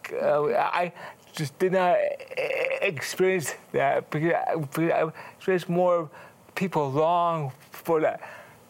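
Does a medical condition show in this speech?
Yes: cerebral palsy; wheelchair user, affects fine motor skills, frequently drops things; non-progressive, parts of speech improved since younger years; slowed speech, speaks slower than others.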